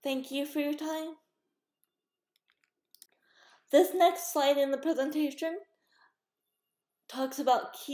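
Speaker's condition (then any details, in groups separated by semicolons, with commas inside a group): Cerebral palsy; stroke at birth, premature, spasticity, fine motor and transfer difficulty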